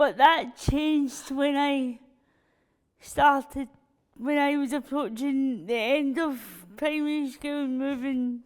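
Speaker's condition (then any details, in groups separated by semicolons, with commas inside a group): Cerebral palsy; spastic type, from childhood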